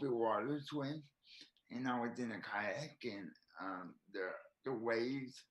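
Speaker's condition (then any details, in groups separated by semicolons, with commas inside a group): Cerebral palsy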